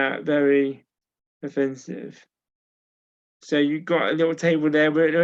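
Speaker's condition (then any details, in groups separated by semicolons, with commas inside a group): Cerebral palsy; from birth, uses wheelchair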